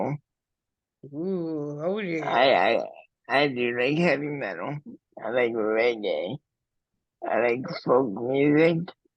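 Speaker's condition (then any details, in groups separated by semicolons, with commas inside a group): Cerebral palsy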